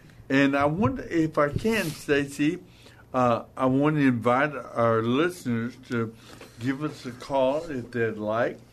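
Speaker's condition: Hemorrhagic stroke, hemorrhagic, basal ganglia; talks funny, voice stressed tonight, speaks slowly and deliberately to be understood, daughter Stacy helps

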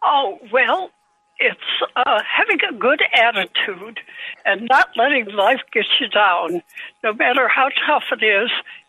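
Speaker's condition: Parkinson's disease; age 90

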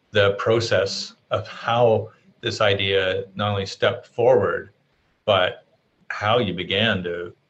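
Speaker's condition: No condition

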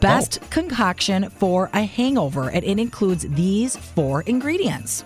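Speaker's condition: No condition

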